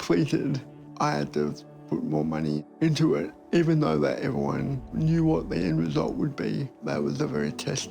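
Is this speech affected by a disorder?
Yes: cerebral palsy.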